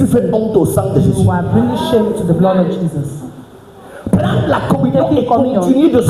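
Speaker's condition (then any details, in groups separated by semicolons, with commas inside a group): No condition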